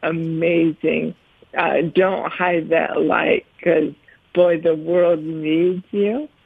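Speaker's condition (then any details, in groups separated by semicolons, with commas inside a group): ALS; diagnosed at 47, first signs running into walls, cannot use arms, legs or hands; tongue affected, speaks more slowly than before, worried about voice but held up over 15 minutes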